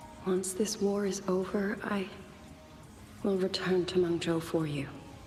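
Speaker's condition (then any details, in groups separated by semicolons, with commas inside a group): No condition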